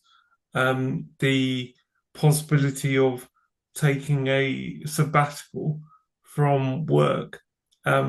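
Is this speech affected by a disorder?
Yes: cerebral palsy; from birth.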